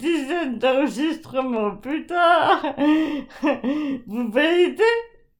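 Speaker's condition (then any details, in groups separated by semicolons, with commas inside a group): ALS (Charcot's disease); progressive muscle atrophy throughout body, leading toward complete paralysis; sees speech therapist; voice very severely affected, gradually deteriorating, articulation problems, not a mental impairment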